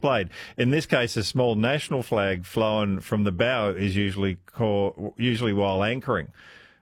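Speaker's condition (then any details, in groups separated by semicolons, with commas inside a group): No condition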